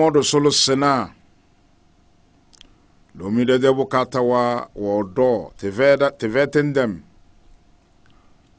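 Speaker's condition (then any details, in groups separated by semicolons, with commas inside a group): No condition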